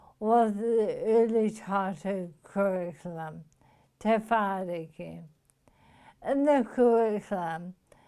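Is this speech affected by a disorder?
Yes: motor neuron disease.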